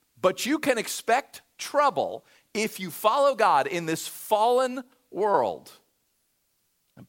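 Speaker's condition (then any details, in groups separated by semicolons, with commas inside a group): No condition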